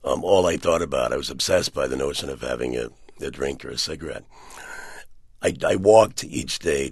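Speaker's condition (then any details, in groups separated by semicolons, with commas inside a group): Partial laryngectomy for throat cancer, partial laryngectomy, 80% of larynx removed; unable to speak about two years, once sounded like Brando, voice now improved but noticeably altered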